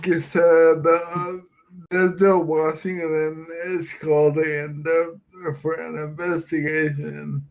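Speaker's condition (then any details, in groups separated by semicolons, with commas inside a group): Friedreich's ataxia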